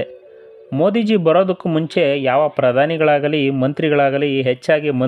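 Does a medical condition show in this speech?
No.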